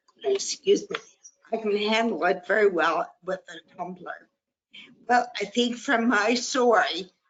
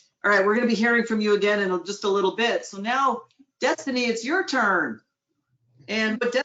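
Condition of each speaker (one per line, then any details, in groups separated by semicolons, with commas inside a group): Ataxia; Friedreich's form, late adult onset, balance, coordination, walking affected; progressive
No condition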